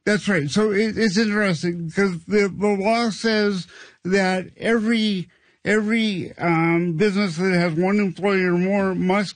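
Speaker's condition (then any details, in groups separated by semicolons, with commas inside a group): Cerebral palsy; some 40 years ago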